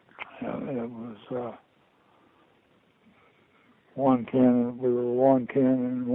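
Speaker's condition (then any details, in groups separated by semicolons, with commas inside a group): Parkinson's disease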